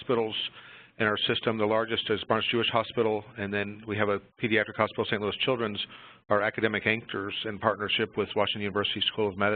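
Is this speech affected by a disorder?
No.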